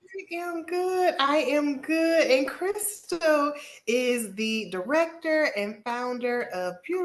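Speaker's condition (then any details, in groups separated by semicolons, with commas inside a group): No condition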